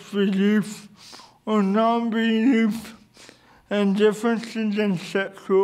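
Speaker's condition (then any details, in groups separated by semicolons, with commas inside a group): Cerebral palsy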